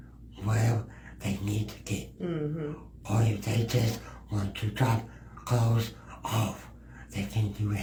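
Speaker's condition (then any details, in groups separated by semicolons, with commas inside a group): Cerebral palsy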